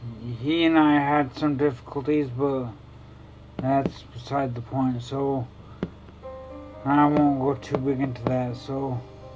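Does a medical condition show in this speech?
Yes: traumatic brain injury; left side spastic and uncoordinated, right milder.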